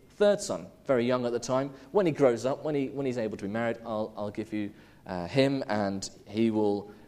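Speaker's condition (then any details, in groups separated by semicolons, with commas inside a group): No condition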